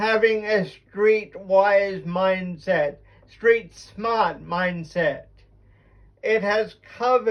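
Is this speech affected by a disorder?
Yes: cerebral palsy.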